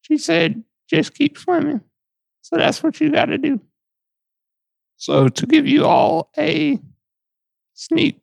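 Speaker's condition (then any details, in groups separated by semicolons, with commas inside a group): Duchenne muscular dystrophy; diagnosed age 6 by biopsy in Augusta Georgia after falls, daily prednisone, spinal fusion, wheelchair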